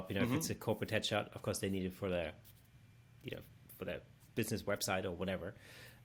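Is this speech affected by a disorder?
No.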